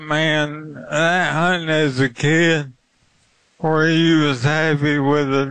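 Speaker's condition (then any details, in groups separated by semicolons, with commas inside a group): ALS; limb-onset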